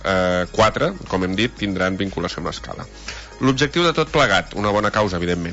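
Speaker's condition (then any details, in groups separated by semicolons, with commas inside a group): No condition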